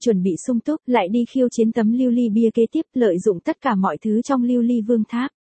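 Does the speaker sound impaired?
No.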